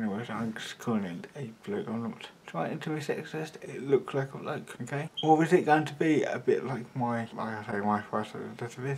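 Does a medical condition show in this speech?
Yes: cerebral palsy, mild.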